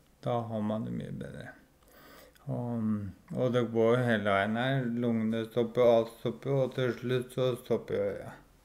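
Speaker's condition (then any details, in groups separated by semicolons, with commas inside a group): ALS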